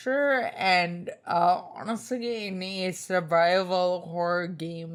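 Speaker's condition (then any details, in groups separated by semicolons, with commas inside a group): Spinocerebellar ataxia type 2, SCA2; tongue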